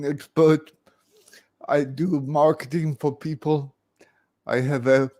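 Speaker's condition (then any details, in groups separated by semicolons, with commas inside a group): Cerebral palsy; from birth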